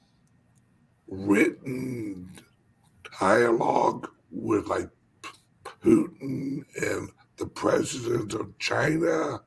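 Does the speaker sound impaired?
Yes: stutter; self-described speech impediment, adult man; here prolonged sounds, blocks.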